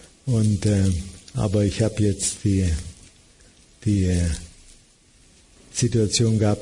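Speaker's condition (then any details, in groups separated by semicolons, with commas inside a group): Parkinson's disease; began with resting hand tremor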